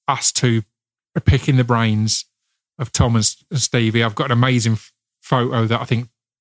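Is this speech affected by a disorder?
Yes: stammer; sticking type rather than repetition type, uncontrollable; mostly unnoticed by listeners, plans breathing to avoid stammering on takes; here repeated sounds.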